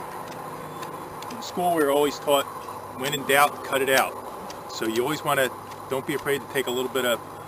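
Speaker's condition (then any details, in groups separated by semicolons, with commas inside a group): No condition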